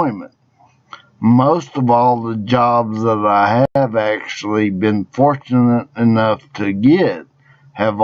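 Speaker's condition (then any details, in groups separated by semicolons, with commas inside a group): Traumatic brain injury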